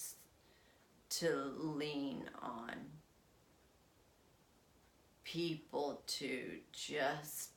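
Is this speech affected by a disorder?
Yes: essential tremor; affects legs as well.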